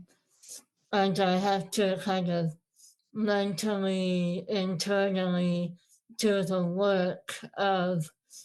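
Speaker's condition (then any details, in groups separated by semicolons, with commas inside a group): Moebius syndrome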